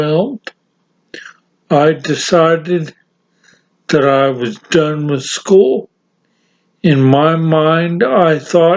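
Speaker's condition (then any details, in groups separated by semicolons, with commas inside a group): Severe brain injury; severe, car crash, ataxia, right-sided tremor affecting right hand; 21 years since injury, types with left hand only; variable speech patterns defeated voice recognition software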